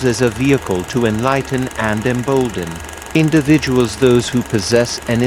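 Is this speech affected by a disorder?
No.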